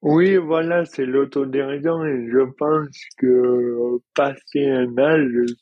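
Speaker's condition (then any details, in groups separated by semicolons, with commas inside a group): Dystonia; rare neurological dystonia, involuntary muscle contractions, onset in childhood, daily physical effort, heavier for past 5 years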